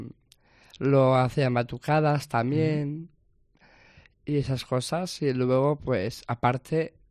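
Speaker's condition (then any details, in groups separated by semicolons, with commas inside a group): Down syndrome; extra copy of chromosome 21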